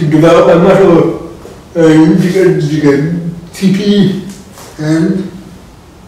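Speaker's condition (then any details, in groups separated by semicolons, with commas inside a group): Cerebral palsy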